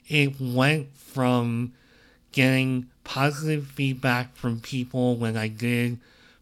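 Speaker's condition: Cleft lip and palate; present since birth

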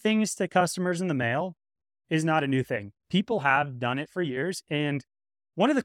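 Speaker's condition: No condition

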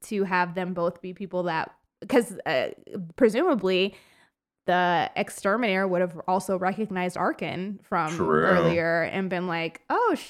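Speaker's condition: No condition

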